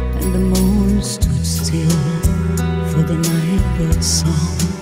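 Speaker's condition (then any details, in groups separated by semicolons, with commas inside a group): No condition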